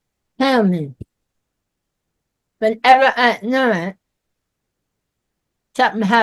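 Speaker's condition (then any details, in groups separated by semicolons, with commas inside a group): Myasthenia gravis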